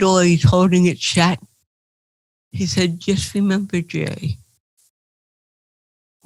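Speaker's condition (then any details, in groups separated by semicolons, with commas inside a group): Cerebral palsy; since birth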